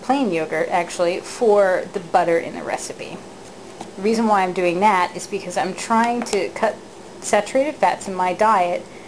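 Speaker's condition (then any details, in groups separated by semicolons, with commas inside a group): No condition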